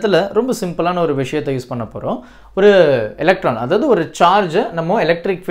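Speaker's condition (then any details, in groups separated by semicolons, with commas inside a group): No condition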